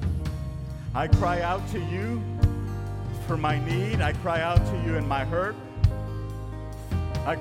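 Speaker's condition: No condition

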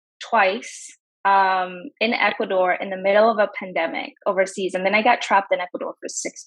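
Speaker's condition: No condition

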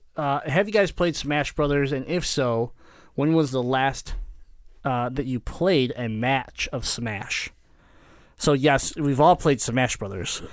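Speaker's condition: Cleft palate; kept home from school while healing

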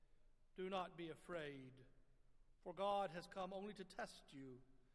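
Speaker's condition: No condition

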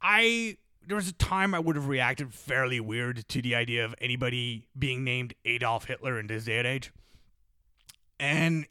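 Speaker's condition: No condition

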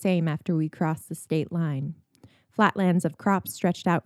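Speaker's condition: No condition

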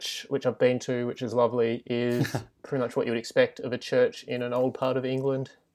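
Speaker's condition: No condition

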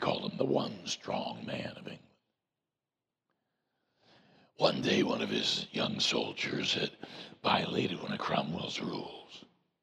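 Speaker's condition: Voice box removal needed; vocal cord cancer

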